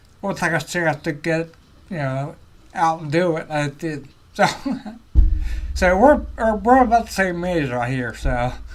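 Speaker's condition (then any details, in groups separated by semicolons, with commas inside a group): Ataxia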